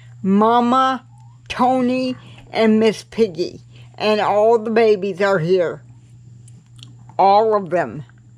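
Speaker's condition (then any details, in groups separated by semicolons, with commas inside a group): Cerebral palsy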